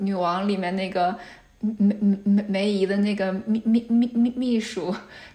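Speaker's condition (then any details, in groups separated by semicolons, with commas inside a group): Stuttering; noticed in high school English class on br- of British, possible unnoticed childhood stutter, then more words; frequent repetitions of initial syllables and sounds, fillers; repeated sounds, prolonged sounds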